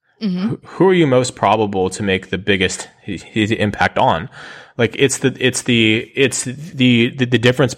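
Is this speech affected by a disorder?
Yes: stutter; lifelong stutter, speech therapy tried without success, first seminar at 19 changed beliefs about speech; here repeated sounds, repeated words, prolonged sounds.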